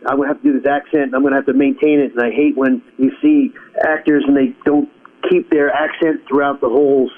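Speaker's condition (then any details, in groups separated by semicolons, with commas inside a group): No condition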